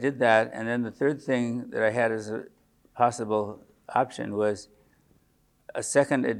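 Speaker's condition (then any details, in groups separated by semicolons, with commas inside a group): Parkinson's disease; age 74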